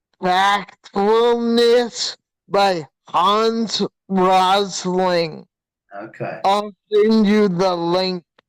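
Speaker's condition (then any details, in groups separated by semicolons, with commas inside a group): Hydrocephalus with shunt failure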